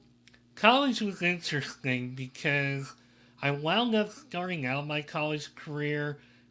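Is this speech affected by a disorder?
Yes: cleft lip and palate.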